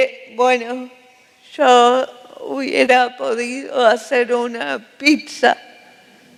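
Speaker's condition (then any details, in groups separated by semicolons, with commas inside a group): Cerebral palsy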